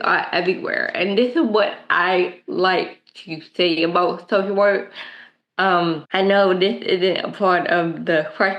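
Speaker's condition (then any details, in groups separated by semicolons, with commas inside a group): Cerebral palsy; present since birth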